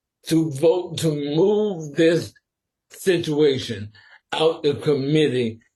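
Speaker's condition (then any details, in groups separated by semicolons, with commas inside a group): Sporadic ALS; must speak slower and carefully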